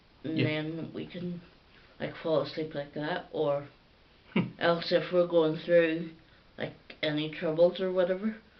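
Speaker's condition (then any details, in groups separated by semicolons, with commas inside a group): Ataxic cerebral palsy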